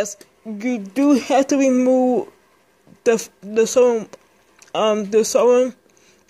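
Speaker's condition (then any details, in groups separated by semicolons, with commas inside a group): Speech impairment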